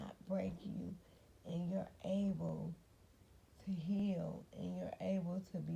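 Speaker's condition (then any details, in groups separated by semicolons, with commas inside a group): Cerebral palsy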